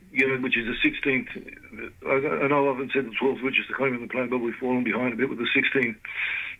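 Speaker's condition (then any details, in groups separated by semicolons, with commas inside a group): Parkinson's disease; led to retirement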